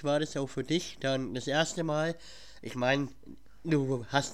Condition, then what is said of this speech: Cleft palate. Weil ich meine, man hört es mir ja an, außer abgesehen davon, dass ich erkältet bin, ich habe eine Gaumenspalte.